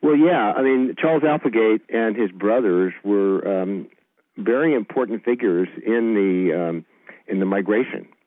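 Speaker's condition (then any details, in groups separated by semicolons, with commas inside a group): No condition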